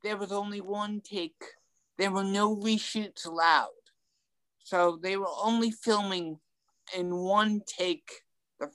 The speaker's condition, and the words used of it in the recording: Cerebral palsy. And it just affects my arms, my talking.